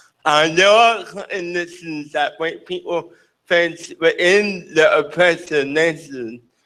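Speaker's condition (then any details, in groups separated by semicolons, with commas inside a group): Cerebral palsy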